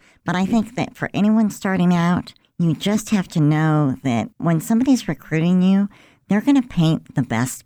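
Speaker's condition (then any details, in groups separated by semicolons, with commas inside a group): Cleft lip and palate; congenital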